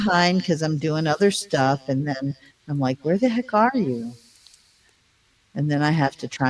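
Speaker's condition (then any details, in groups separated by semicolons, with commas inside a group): No condition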